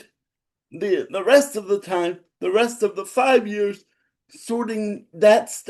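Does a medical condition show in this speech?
Yes: cerebral palsy.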